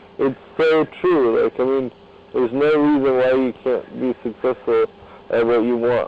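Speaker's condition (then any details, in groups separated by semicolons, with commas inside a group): Cerebral palsy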